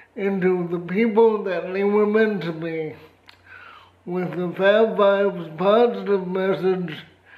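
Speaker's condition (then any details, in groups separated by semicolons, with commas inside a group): Cerebral palsy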